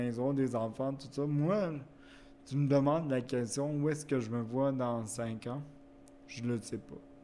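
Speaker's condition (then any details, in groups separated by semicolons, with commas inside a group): Cerebral palsy; wheelchair use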